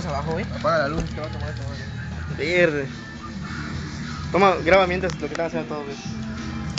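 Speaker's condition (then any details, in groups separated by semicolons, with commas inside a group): No condition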